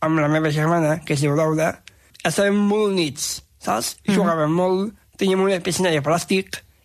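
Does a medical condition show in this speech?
Yes: Down syndrome; extra chromosome; expresses himself in own way and own words, dislikes being corrected, very talkative.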